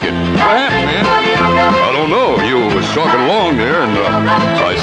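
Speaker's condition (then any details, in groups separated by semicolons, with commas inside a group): No condition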